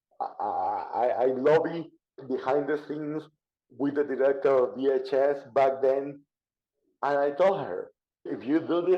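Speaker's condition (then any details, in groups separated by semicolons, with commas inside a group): Cerebral palsy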